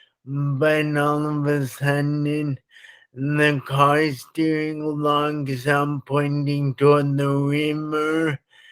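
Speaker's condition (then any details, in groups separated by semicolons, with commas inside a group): Traumatic brain injury; sometimes hard to understand, forgets how to swallow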